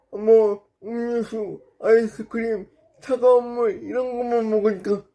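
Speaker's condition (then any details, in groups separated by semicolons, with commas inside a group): Brain lesion disability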